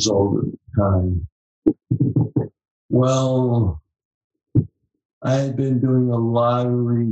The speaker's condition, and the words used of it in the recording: ALS (motor neuron disease). Please excuse my slurred speech, but that's one of the things that happens with ALS.